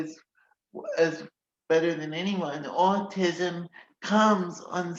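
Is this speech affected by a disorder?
Yes: cerebral palsy.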